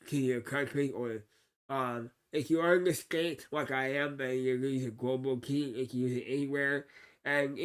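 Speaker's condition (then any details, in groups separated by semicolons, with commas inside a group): Cerebral palsy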